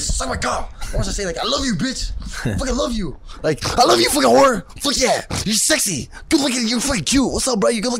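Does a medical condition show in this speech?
Yes: Tourette syndrome; onset age seven, MRI diagnosis, experimental double deep brain stimulation implant, implantable pulse generator; age 22, twitching and sweating during interview, tics worse when excited or discussing condition; vocal tics, frequent involuntary swearing, stuttering when agitated or not calm.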